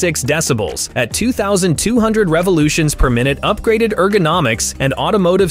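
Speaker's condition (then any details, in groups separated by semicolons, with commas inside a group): No condition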